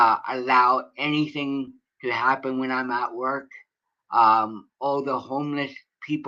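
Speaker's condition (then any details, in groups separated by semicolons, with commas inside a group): Cerebral palsy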